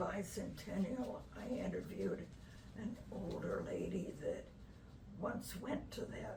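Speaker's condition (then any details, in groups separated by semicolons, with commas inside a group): Parkinson's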